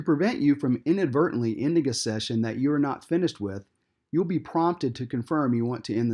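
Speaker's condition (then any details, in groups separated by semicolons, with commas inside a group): No condition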